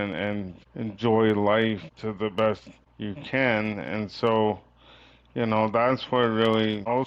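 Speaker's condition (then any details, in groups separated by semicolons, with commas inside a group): Cerebral palsy; from birth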